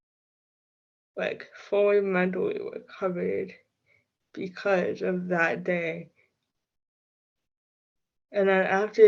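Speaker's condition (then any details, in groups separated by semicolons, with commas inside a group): Cerebral palsy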